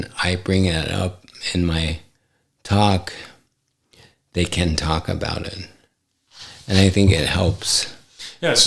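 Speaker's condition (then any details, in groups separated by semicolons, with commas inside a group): ALS; affects hand function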